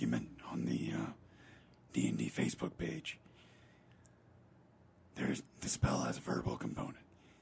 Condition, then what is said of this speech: Vocal cord paralysis. And then I sound like Batman.